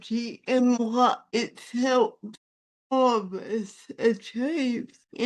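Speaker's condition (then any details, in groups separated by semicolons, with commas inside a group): Athetoid spastic cerebral palsy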